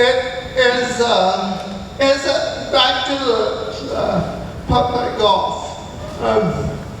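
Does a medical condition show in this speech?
Yes: cerebral palsy.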